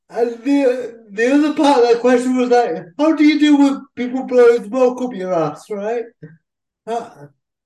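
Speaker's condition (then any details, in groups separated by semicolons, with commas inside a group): Cerebral palsy; uses a wheelchair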